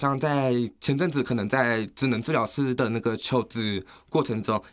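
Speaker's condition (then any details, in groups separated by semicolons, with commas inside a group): Hearing impairment, progressive acquired hearing loss; gradually progressive; slight accent, mistaken for ABC, Southeast Asian or overseas Chinese, otherwise clear, normal word order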